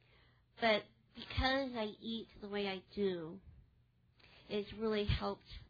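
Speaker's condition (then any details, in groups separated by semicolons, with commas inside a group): Cleft palate; congenital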